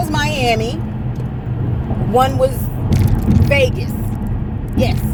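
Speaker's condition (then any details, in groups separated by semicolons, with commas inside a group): No condition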